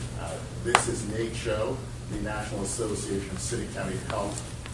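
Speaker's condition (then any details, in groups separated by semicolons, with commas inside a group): No condition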